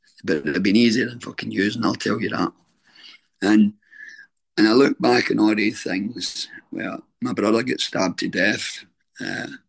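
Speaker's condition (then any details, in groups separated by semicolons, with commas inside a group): Throat cancer treatment effects, stage 4 throat cancer; deep voice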